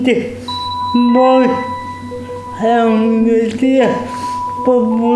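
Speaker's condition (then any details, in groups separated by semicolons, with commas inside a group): Cerebral palsy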